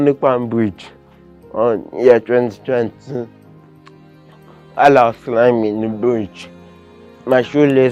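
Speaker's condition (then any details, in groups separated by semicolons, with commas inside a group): Cerebral palsy; limits movement and coordination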